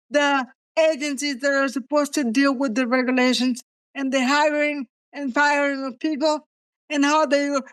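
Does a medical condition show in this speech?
Yes: cerebral palsy; present from birth.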